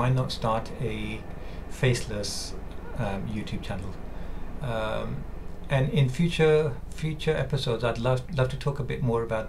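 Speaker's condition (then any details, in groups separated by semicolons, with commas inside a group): No condition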